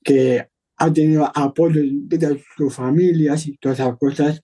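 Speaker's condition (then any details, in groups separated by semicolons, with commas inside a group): Down syndrome; Down syndrome from birth, genetic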